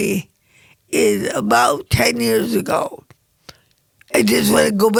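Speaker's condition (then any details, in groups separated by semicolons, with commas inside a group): Cerebral palsy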